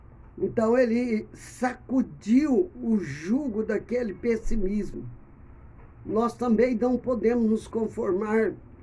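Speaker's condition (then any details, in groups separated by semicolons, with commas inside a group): No condition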